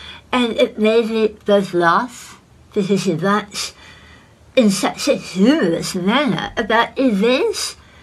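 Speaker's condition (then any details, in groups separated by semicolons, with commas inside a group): Head and neck cancer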